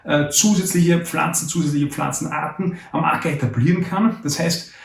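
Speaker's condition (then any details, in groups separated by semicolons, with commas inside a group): No condition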